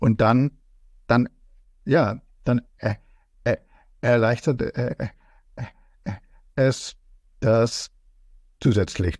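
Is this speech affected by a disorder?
Yes: stuttering, severe; stuttering since earliest memory; frequent and severe stuttering, values speech fluency work, aims to handle stuttering moments; here repeated sounds, repeated words.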